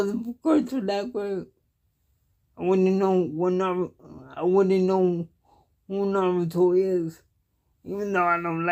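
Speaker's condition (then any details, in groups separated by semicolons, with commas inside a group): Cerebral palsy; cannot walk, uses wheelchair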